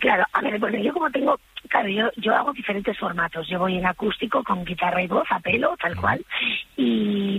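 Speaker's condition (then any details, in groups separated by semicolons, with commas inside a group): Vocal fold nodules; two vocal fold nodules, forbidden to sing but keeps performing, heavy voice use singing and training; voice worn after five gigs Friday to Sunday, propolis and licorice remedy, planning silence cure; voice broken and hoarse, breaks with heavy singing, falls back on Bonnie Tyler, Joaquín Sabina styles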